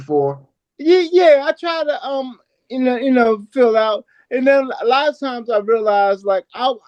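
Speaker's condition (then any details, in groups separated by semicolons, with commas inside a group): Cerebral palsy; from birth; uses cane about 8-10 years, sometimes stumbles or falls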